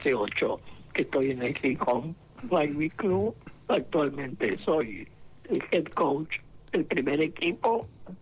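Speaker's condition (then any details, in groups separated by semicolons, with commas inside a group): Laryngectomy, esophageal speech; cancer reported all well after surgery and treatment, some bad days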